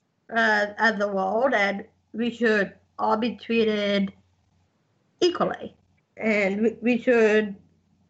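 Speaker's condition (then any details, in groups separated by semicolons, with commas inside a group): Down syndrome; congenital, present from birth, significant congenital heart condition, successful heart transplant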